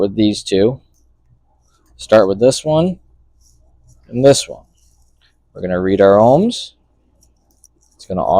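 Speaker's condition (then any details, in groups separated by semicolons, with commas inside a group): No condition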